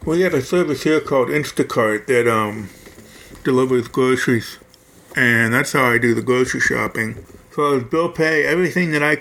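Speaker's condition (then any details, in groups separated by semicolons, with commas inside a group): Hearing loss; music enjoyed less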